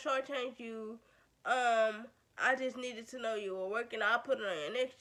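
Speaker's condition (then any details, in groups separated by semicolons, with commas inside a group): Cerebral palsy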